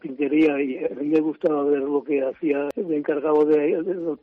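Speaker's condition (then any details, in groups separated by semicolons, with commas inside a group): Parkinson's disease; Parkinson's disease diagnosed 12 years ago, six months after retiring, now 77; regular neurologist reviews, doctors advised staying active, activity reported to help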